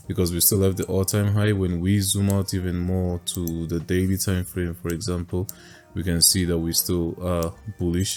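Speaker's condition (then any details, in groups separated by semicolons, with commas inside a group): No condition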